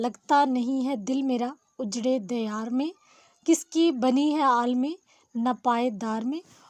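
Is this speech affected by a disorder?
No.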